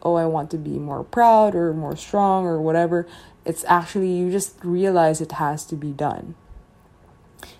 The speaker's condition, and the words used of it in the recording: No condition.